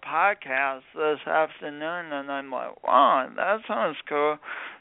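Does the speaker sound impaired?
Yes: speech impediment from birth injury; born few weeks early.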